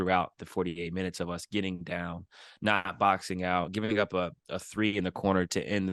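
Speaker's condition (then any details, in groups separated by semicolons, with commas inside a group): No condition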